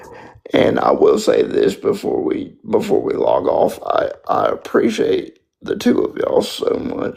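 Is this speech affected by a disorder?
Yes: spastic quadriplegic cerebral palsy.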